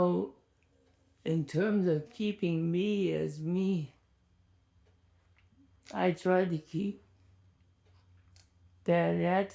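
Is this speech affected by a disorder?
Yes: ALS.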